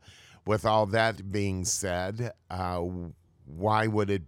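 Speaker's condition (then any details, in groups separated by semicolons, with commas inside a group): No condition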